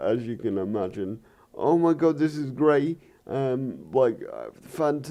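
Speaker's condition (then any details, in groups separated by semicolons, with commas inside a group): Cerebral palsy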